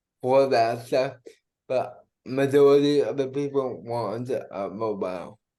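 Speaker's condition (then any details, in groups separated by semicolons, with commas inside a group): Cerebral palsy; diagnosed at about two months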